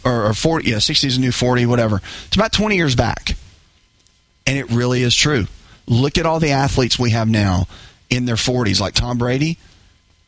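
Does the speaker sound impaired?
No.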